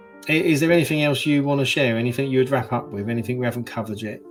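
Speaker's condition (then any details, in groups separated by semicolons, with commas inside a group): No condition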